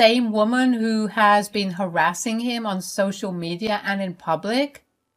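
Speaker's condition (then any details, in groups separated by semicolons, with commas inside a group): No condition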